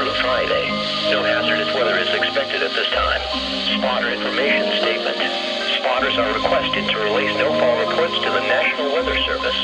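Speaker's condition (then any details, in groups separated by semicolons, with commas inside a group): No condition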